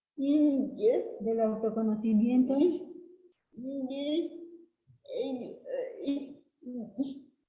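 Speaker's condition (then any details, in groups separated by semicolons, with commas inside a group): Cerebral palsy; since birth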